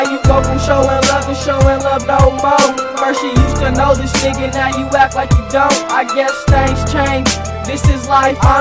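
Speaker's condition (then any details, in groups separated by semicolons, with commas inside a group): No condition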